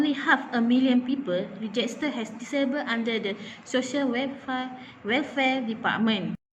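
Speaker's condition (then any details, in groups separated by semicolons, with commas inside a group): No condition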